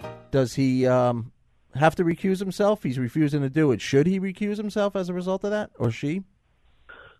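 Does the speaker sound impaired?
No.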